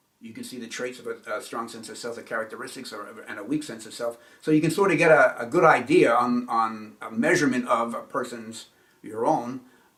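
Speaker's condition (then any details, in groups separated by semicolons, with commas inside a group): No condition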